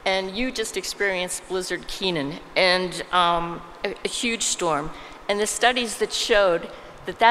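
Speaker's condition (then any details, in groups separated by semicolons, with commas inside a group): No condition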